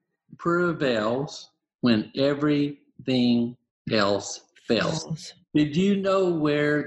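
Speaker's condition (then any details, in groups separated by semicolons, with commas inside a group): Aphasia, apraxia, dysarthria after stroke; helped by St. Petersburg aphasia center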